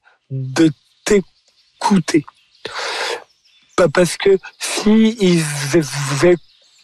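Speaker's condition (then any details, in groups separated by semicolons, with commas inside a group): Stuttering; speech disorder, not considered a disability; performing stand-up at Jamel Comedy Club, voice left unedited, stumbled over words mid-set; stammers, sometimes stumbles over words; repeated sounds, prolonged sounds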